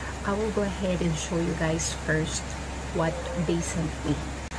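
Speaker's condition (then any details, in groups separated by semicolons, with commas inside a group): No condition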